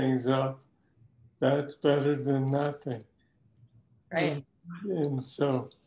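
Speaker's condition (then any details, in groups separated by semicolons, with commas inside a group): Parkinson's disease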